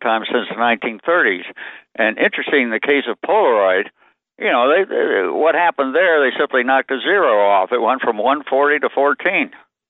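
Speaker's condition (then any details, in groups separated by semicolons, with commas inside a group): No condition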